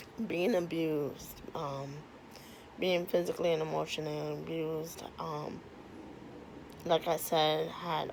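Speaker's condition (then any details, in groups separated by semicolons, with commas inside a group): Cerebral palsy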